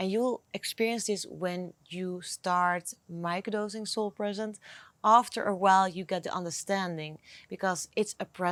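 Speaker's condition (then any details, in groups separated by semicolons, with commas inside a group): No condition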